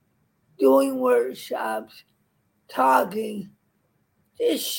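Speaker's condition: Cerebral palsy; described as drooly and funny, once judged too poor for teaching, mistaken for drunk

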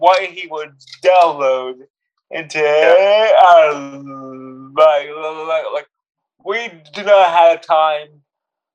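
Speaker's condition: Cerebral palsy; cerebral palsy since birth

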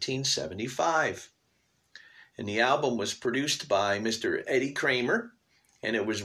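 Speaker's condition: No condition

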